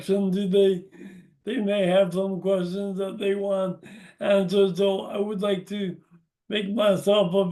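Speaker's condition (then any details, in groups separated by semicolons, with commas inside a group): Brain injury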